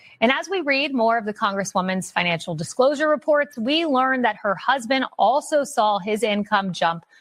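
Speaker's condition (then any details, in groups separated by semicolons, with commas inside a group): No condition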